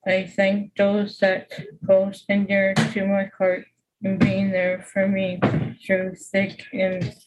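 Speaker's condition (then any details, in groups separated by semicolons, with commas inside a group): Aphasia; caused by functional neurological disorder, stroke ruled out, diagnosed first hospital day, FND intermittently affects walking; speech regained after practicing in hospital therapy, hospitalized twice, ice pack on forehead, fidget toys; lost speech suddenly on waking for about five months, writing skills also declined, used whiteboard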